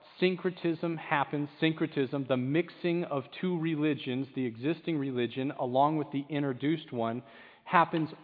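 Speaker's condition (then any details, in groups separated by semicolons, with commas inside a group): No condition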